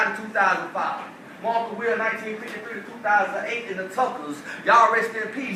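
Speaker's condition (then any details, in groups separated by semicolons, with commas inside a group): No condition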